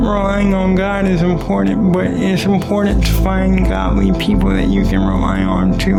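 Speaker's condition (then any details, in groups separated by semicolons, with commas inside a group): Cerebral palsy; affects limb and muscle movement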